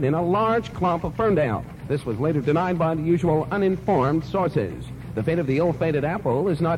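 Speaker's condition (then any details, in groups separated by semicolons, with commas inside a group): No condition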